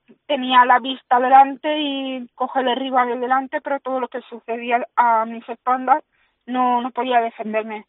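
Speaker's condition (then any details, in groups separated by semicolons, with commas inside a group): Hearing loss with cochlear implants; bilateral cochlear implants, needed daily including racing; early unadapted karting helmet meant hearing nothing; wears cochlear implants, needed daily and for racing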